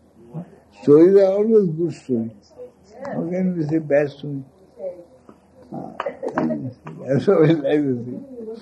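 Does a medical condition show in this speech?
Yes: speech loss after head injury; speech lost after head injury, very difficult to utter words, heavy speech, listeners say understandable.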